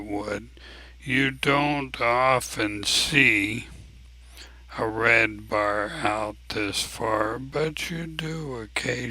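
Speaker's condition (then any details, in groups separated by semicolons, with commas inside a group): ALS; abnormally slow voice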